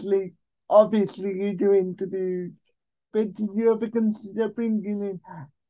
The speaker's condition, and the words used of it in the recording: Cerebral palsy. Because obviously when I get nervous because of my speech, sometimes I can get a bit rambly.